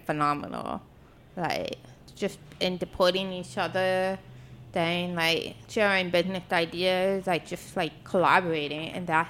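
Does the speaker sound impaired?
Yes: deafness; deaf since childhood, 10 years of speech therapy, may not notice speech from behind; speaks really well, deafness often unnoticed.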